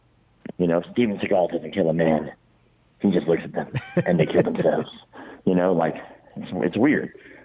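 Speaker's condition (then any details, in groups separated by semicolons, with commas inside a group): Cleft palate; congenital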